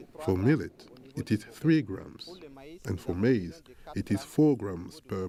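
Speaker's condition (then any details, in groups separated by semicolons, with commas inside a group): No condition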